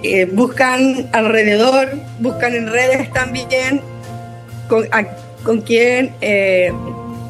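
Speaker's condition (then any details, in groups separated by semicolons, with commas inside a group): Down syndrome; genetic, present from birth; first student with Down syndrome at Escuela de Locutores de Chile, graduated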